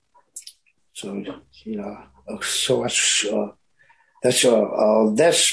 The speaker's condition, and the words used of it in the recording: Stuttering. I want y'all to forgive me there because I got a little stutter here.